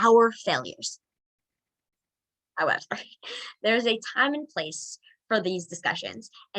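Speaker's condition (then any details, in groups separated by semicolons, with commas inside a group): No condition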